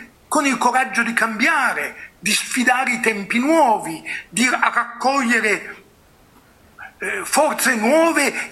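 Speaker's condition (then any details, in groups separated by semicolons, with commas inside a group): No condition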